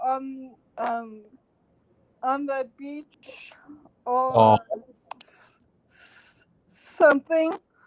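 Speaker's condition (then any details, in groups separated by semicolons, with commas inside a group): Cerebral palsy; since birth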